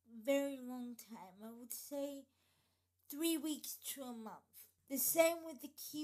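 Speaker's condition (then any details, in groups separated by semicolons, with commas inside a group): Cerebral palsy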